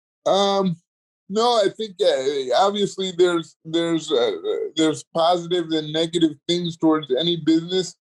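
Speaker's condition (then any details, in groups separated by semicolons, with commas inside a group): Cerebral palsy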